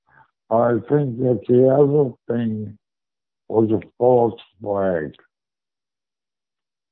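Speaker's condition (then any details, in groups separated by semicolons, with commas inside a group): Stroke; speech a little bit better since stroke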